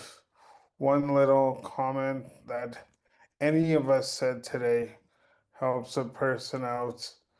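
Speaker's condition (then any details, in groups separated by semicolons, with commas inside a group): Cerebral palsy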